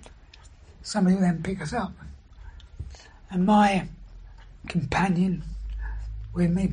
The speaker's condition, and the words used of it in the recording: Throat cancer. I've also had three injections in my vocals.